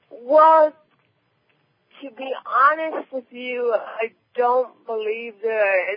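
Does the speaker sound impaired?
Yes: cerebral palsy; handwriting physically hard and slow.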